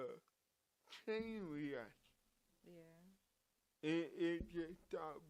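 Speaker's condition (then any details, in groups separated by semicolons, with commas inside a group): Cerebral palsy; from birth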